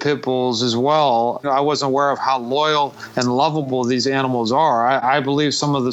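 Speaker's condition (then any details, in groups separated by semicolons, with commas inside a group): No condition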